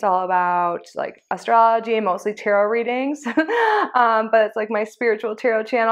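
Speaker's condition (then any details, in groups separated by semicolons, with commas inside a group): No condition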